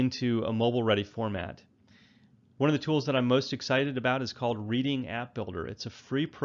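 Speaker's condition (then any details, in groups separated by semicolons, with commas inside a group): No condition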